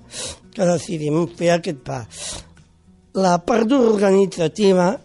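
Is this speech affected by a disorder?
Yes: Down syndrome; congenital, born with it.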